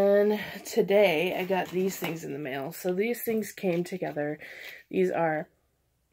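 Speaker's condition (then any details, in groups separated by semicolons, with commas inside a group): No condition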